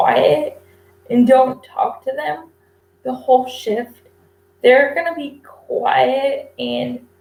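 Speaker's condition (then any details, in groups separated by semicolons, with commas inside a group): Cerebral palsy; infant ventilator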